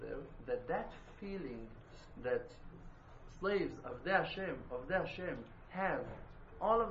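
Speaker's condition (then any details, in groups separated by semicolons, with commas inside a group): No condition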